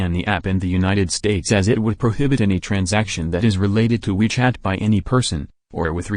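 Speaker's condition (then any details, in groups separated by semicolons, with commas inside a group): No condition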